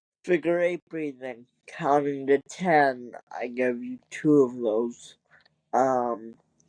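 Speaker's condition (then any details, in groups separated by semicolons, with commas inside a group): Cerebral palsy; wheelchair user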